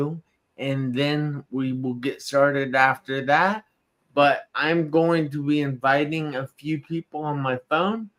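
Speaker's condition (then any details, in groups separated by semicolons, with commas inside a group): Traumatic brain injury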